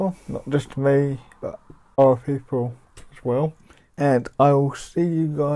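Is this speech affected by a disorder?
Yes: cerebral palsy, mild.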